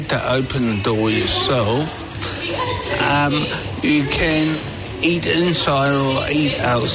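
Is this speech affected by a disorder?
Yes: cerebral palsy; described as pretty able.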